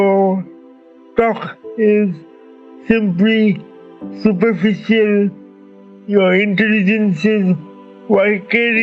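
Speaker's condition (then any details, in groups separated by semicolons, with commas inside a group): Cerebral palsy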